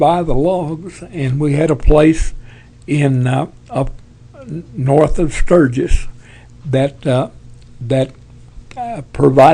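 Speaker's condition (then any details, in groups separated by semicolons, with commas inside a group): Parkinson's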